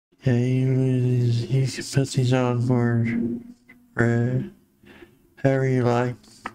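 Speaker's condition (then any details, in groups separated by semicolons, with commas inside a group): Parkinson's disease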